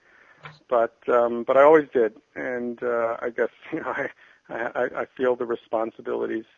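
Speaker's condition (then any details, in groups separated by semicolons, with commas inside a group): No condition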